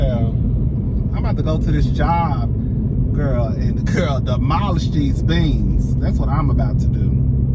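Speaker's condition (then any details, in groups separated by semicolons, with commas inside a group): No condition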